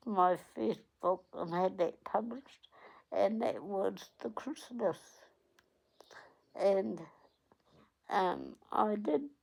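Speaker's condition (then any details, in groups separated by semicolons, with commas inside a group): Cerebral palsy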